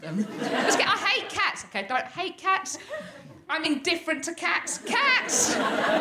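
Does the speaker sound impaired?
Yes: Tourette's syndrome; neurological, uncontrollable motor and vocal tics, wheelchair user, cannot stand; frequent shouted vocal tics, involuntary swearing, random phrases, cannot stay on script.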